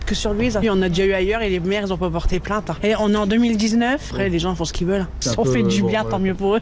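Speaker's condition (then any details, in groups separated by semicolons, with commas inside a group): No condition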